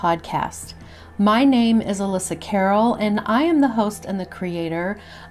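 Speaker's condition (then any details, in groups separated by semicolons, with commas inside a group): No condition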